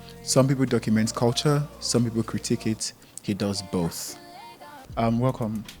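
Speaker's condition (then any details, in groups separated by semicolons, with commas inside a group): No condition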